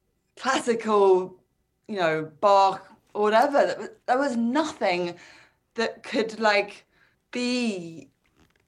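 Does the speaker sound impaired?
Yes: speech impairment, word-finding; congenital AVM, sudden slurred speech then collapse, emergency surgery, half skull removed, cranioplasty with plastic skull; about a year since onset, relearning to talk, strong speech recovery, non-linear progress; word-finding difficulty, speech feels fine internally, initially no speech, comprehension intact, long unable to form sentences.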